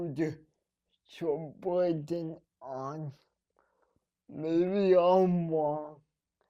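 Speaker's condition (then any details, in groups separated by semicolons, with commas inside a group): Cerebral palsy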